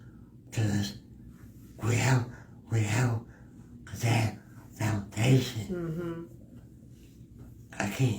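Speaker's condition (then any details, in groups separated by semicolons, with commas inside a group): Cerebral palsy; affects walking; speech issues, drools, spits a little when speaking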